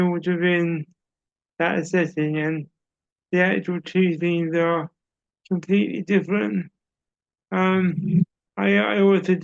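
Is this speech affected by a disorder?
Yes: cerebral palsy; audible speech impairment.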